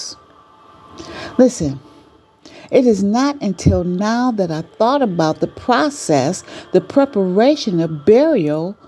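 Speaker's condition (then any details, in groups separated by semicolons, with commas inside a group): No condition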